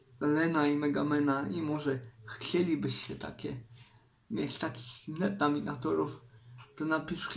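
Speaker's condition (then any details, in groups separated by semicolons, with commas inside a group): Cerebral palsy; uses wheelchair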